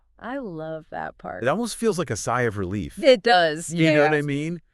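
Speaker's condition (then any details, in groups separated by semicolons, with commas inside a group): No condition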